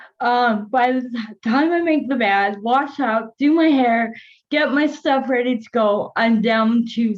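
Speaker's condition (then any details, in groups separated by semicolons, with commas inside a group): Cerebral palsy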